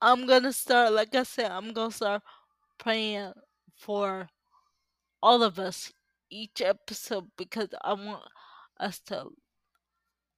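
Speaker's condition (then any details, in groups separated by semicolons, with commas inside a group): Cerebral palsy; uses power wheelchair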